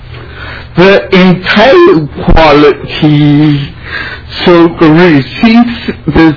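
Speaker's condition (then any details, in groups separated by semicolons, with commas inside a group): Cerebral palsy; visible physical disability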